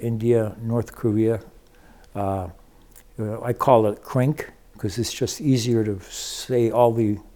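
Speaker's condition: No condition

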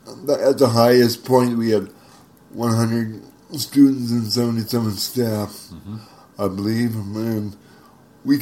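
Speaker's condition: Spastic cerebral palsy; uses wheelchair

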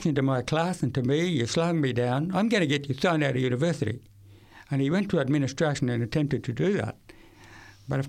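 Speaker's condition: Severe to profound hearing loss; acquired at age 8 from meningitis

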